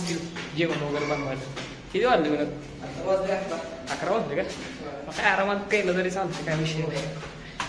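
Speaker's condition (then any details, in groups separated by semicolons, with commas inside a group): No condition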